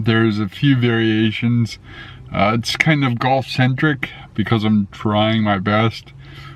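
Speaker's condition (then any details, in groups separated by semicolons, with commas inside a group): Cerebral palsy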